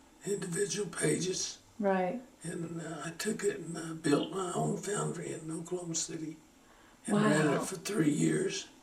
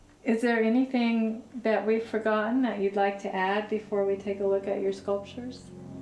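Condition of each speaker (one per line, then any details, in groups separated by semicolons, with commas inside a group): Parkinson's; slowing down
No condition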